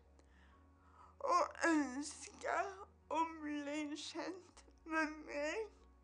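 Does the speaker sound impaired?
Yes: cerebral palsy; onset at birth.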